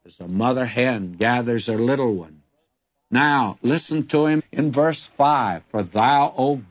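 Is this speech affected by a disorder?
No.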